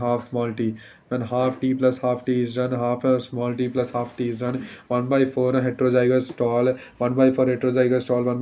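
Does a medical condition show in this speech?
No.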